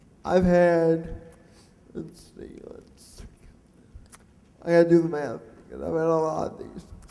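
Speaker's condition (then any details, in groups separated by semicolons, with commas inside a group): Cerebral palsy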